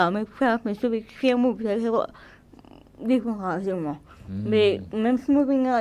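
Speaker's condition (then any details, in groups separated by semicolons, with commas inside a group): Cerebral palsy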